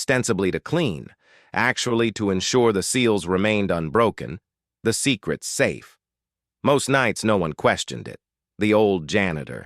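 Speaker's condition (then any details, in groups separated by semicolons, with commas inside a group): No condition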